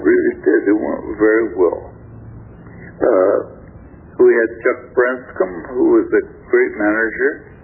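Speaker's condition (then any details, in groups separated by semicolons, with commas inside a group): Stroke affecting throat muscles; last small stroke affected throat muscles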